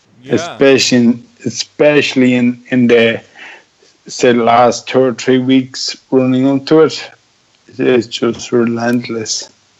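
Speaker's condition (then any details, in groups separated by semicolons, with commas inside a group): Ataxia; Friedreich's type, balance affected; diagnosed about five years ago, symptomatic since teens; speech affected, must concentrate to speak clearly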